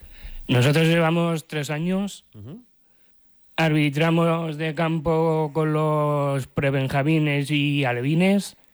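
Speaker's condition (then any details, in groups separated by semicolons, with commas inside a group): Down syndrome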